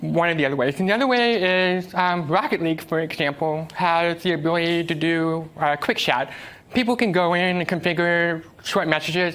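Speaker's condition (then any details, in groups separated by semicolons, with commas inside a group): Deafness; uses American Sign Language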